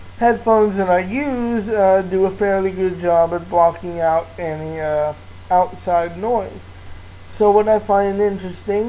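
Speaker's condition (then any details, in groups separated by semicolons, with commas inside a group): Cerebral palsy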